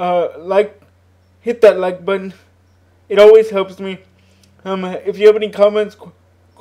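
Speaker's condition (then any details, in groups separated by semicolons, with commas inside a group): Cerebral palsy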